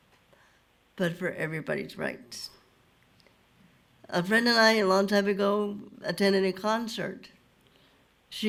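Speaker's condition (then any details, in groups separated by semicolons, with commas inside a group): Cerebral palsy; since birth; 50 years old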